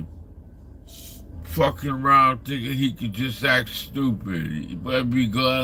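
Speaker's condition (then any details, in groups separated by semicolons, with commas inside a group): Slurred speech; still slurs words occasionally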